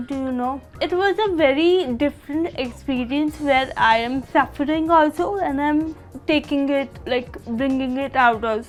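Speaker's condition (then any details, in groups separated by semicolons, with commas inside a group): Cerebral palsy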